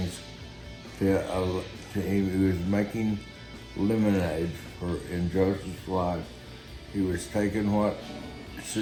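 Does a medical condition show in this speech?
Yes: Guillain-Barré syndrome; phantom sensations in arms and legs; just over a year since diagnosis, improving, weak right grip.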